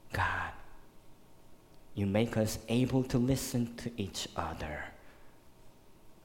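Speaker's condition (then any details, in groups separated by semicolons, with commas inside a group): Cleft lip and palate; congenital, very severe, born in Korea, 12 surgeries to date, one in junior high; could not suck breast milk as newborn, fed formula and cow milk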